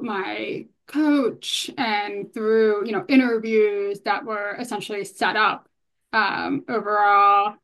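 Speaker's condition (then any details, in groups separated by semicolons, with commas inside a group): Hearing loss, bilateral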